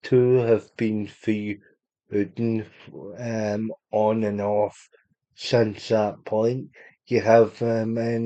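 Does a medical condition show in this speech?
Yes: cerebral palsy; unable to walk.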